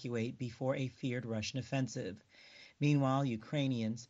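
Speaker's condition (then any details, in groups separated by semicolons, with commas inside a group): No condition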